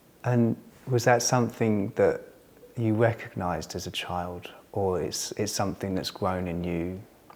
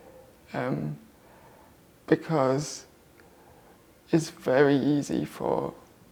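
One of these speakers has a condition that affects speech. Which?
The second: cerebral palsy; left-sided muscle tension; very minor.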